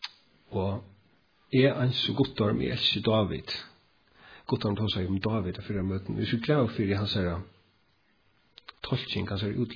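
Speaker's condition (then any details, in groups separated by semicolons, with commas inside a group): No condition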